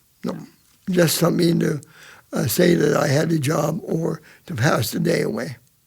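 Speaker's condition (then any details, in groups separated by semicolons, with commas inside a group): Cerebral palsy; present from birth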